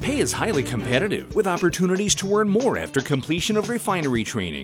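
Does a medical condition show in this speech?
No.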